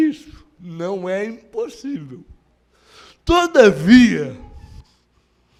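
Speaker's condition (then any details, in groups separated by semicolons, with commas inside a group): Cerebral palsy; no speech as child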